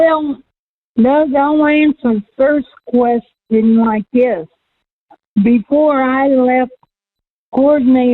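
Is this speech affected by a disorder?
Yes: cerebral palsy.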